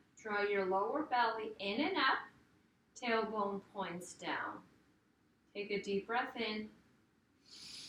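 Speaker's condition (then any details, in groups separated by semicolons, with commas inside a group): No condition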